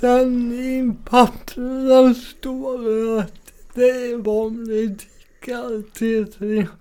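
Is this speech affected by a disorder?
Yes: cerebral palsy; from birth, oxygen deprivation at delivery, heart not beating at birth then restarted, spasms, right side harder to control; mainly affects speech and balance.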